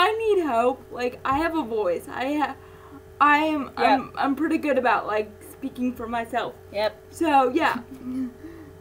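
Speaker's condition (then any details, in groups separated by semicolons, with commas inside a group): Cerebral palsy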